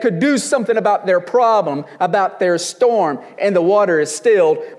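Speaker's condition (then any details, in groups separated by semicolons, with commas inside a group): No condition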